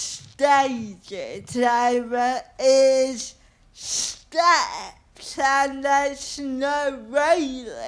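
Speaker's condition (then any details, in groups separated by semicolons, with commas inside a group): Cerebral palsy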